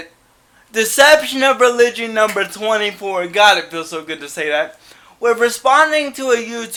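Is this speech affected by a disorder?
Yes: cerebral palsy.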